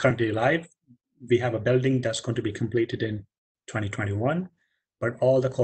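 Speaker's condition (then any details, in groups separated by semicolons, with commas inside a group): No condition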